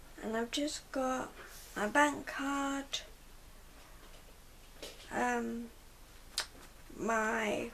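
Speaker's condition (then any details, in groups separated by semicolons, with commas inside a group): Cerebral palsy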